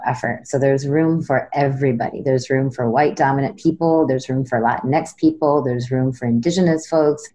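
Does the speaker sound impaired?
No.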